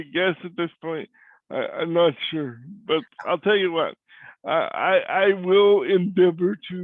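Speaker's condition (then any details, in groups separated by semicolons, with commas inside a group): Cerebral palsy; cannot walk; voice is different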